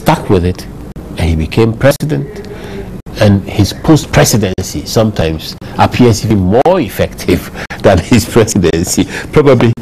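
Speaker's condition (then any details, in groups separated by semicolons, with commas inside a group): No condition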